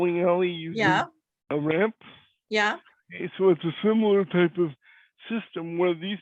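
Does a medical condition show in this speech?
Yes: cerebral palsy; voice is different.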